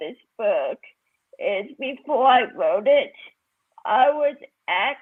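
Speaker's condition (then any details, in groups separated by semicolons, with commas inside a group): Cerebral palsy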